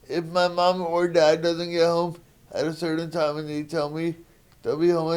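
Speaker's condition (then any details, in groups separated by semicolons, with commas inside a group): Spastic quadriplegic cerebral palsy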